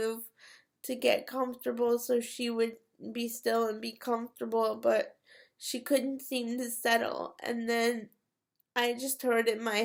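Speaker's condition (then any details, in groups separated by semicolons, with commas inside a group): Cerebral palsy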